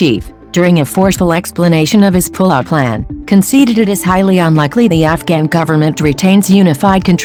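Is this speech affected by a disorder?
No.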